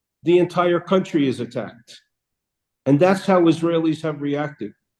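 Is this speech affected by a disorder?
No.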